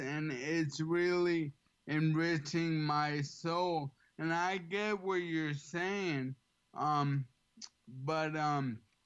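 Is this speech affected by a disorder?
Yes: ALS; slightly slurred, has to slow down.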